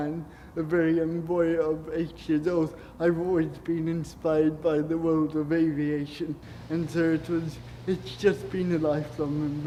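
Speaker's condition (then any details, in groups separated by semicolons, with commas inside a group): Cerebral palsy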